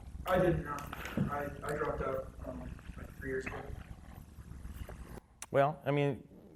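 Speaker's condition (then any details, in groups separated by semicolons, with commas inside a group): No condition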